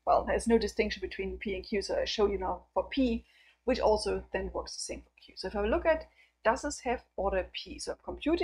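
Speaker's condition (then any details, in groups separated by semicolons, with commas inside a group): No condition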